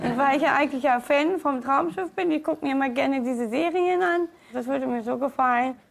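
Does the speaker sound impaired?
Yes: Down syndrome; food refusal in childhood.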